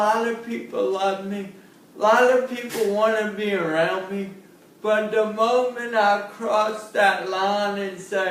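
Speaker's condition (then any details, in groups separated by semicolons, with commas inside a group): Cerebral palsy; since birth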